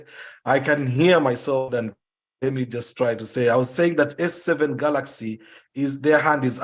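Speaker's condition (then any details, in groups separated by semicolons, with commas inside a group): No condition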